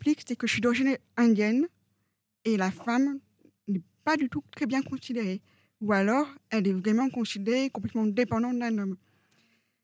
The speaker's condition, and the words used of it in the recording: Deafness. Moi, je suis sourde profonde. J'oralise depuis toute petite.